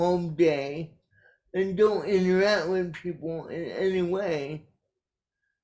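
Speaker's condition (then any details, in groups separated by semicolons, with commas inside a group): Cerebral palsy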